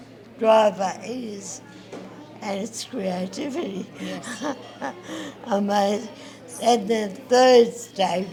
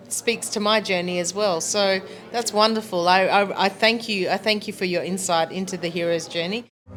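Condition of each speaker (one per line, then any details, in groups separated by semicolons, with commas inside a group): Acquired brain injury; acquired during brain stem tumour surgery; after surgery to remove brain stem tumour
No condition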